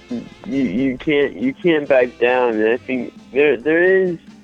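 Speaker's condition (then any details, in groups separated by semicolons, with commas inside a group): Mild cerebral palsy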